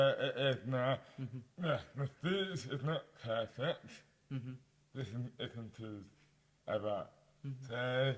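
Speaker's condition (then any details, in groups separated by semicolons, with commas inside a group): Dystonia; mouth impairment affects speech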